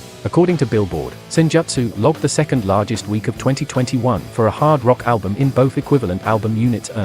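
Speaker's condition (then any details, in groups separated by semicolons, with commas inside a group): No condition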